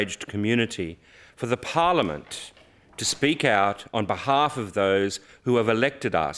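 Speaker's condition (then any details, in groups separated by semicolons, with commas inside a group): No condition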